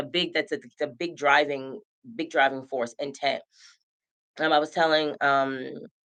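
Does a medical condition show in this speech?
No.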